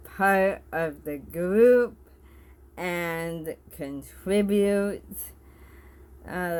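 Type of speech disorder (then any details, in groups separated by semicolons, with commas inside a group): Bulbar dysarthria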